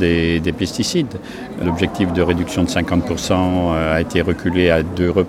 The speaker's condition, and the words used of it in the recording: No condition.